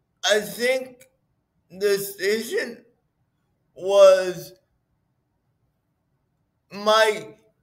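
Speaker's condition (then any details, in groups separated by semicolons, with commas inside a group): Cerebral palsy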